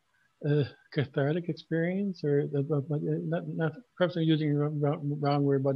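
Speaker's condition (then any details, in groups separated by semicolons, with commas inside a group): Stuttering; severe stutter, earlier avoidance of stuttering, earlier fluency-focused treatment; blocks, repetitions and prolongations; repeated sounds, repeated words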